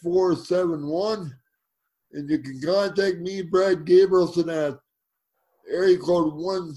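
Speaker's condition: Cerebral palsy; spastic, since birth, born unconscious with cord around neck, wheelchair

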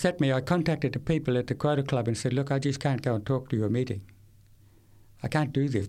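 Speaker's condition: Severe to profound hearing loss, acquired, from meningitis at age 8; one ear completely destroyed

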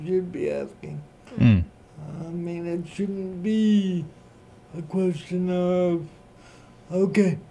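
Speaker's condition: Cerebral palsy; voice recognized by Google Assistant and Google Voice devices

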